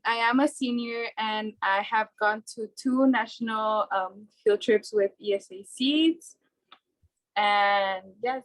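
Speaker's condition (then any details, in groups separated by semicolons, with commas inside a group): No condition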